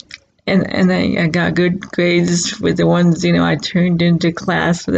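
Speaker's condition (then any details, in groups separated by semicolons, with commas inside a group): Cerebral palsy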